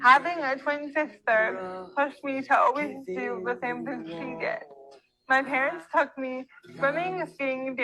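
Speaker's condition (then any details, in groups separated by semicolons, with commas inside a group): Cerebral palsy; severe, from birth, affects muscle control, walker, wheelchair, stander; involuntary muscle tightening when nervous, long-term physical therapy; shaky voice, worse when nervous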